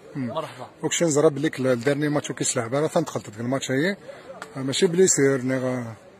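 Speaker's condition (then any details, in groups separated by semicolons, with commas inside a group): No condition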